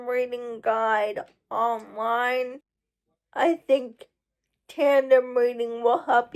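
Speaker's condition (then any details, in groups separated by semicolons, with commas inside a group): Cerebral palsy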